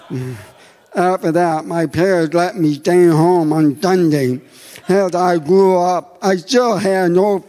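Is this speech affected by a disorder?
Yes: deafness; deaf since childhood, educated in oral program, discouraged from sign language, later learned sign; comfortable speaking and using own voice.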